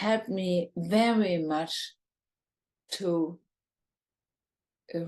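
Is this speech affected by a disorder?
Yes: ALS, bulbar form, bulbar onset.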